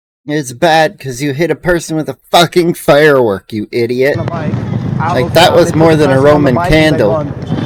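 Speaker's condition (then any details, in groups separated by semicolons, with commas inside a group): No condition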